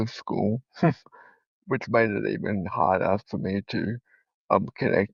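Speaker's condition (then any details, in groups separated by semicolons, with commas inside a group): Cerebral palsy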